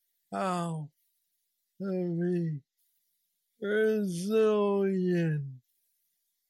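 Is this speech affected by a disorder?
Yes: Parkinson's disease; neurostimulator brain implant after 2 years.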